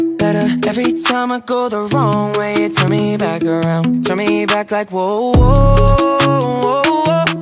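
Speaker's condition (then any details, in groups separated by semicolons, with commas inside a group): No condition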